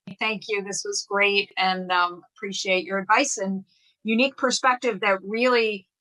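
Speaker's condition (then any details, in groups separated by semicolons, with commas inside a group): No condition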